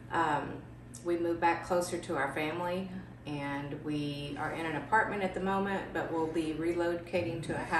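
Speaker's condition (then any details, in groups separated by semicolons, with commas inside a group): No condition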